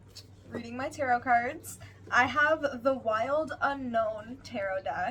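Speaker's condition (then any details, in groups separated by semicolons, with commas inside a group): No condition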